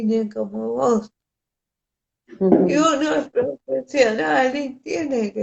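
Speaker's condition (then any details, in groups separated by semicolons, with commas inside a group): Cerebral palsy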